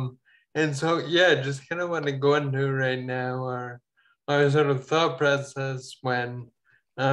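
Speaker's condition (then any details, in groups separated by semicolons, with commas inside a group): Ataxia; falls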